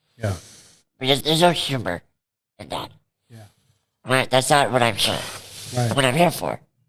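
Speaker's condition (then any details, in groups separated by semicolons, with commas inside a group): Cerebral palsy; present from birth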